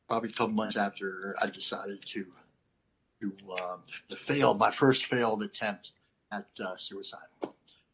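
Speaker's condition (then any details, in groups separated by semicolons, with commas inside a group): Cleft lip and palate; not fully formed at birth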